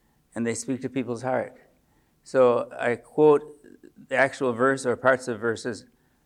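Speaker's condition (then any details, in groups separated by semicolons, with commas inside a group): Parkinson's disease; age 74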